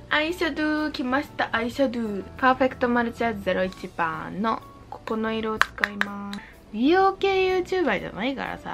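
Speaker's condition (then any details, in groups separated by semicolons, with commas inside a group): No condition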